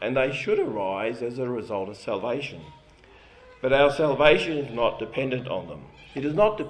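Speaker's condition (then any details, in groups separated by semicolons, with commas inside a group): No condition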